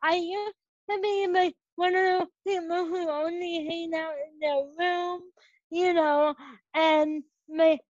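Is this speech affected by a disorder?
Yes: cerebral palsy; present from birth; age 21.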